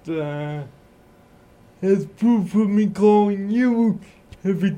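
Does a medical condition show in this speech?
Yes: cerebral palsy; uses Google devices and Google Assistant controlled by voice; voice recognized by Google Assistant and Google Voice devices.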